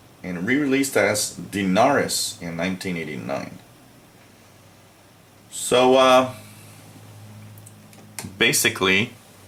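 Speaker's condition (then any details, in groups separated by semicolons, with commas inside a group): No condition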